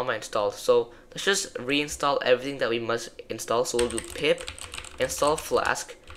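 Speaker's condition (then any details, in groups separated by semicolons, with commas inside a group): No condition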